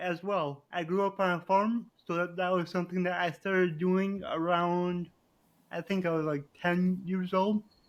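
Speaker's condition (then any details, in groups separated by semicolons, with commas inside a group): Cerebral palsy; surgery on both legs and ankle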